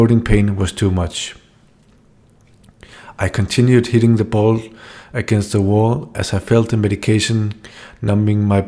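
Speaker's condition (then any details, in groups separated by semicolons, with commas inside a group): No condition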